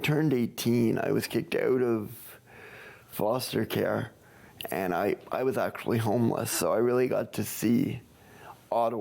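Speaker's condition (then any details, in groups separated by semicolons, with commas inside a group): Cerebral palsy; from birth, premature, stopped breathing two minutes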